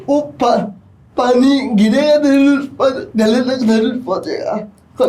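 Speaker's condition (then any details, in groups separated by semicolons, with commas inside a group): Cerebral palsy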